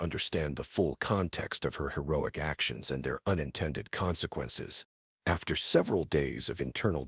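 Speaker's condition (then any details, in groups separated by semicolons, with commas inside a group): No condition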